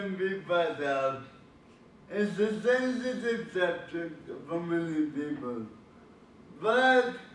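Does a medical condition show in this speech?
Yes: cerebral palsy.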